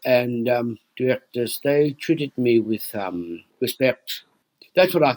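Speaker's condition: Down syndrome

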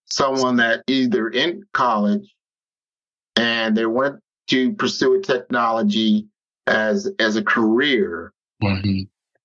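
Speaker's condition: No condition

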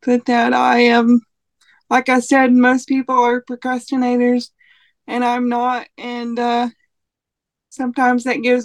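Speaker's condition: Cerebral palsy; would like to have it

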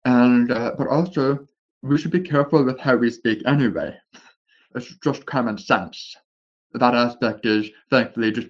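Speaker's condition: Deafness with speech impediment, born deaf; speech shaped by years of speech therapy

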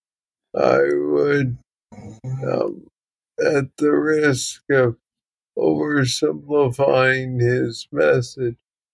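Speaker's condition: Parkinson's disease, young onset

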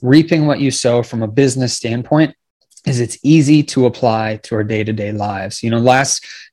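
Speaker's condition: No condition

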